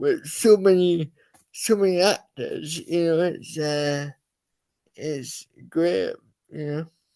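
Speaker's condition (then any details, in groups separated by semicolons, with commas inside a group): Cerebral palsy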